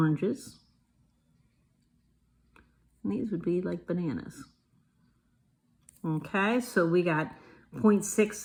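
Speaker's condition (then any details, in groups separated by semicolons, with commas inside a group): No condition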